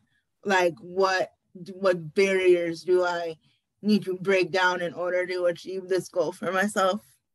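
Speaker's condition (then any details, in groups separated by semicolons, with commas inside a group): Cerebral palsy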